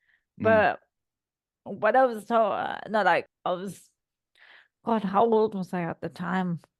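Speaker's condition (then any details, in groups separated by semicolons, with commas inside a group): Cerebral palsy; from birth, all four limbs; speech sometimes slurred when tired or nervous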